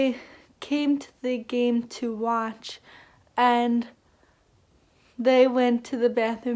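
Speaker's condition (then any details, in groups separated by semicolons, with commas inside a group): Cerebral palsy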